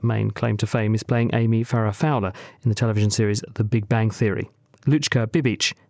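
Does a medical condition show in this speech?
No.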